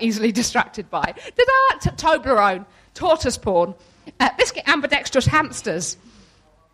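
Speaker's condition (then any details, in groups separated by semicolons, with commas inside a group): Tourette's syndrome; neurological, involuntary movements, noises, several daily seizure-like episodes losing body, speech control, support worker; vocal tics interrupting speech, sausage, hedgehog, involuntary swearing and obscene phrases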